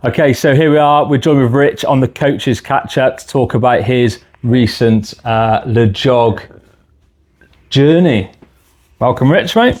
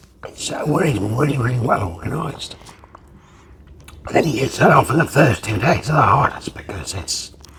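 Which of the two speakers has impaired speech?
The second: laryngectomy; permanent tracheostomy, throat scar tissue; seven years since operation; breathes through tracheostomy, cold air hinders breathing, frequent throat clearing.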